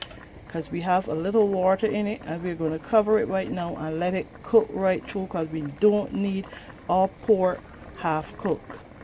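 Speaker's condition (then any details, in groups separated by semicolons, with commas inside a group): No condition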